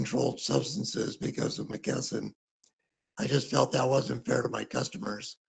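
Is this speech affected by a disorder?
Yes: thyroid cancer surgery.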